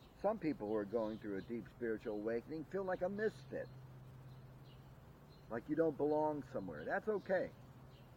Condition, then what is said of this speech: None; typical speech.